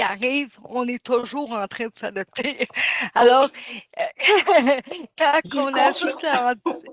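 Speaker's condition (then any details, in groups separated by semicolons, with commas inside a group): Cerebral palsy; since birth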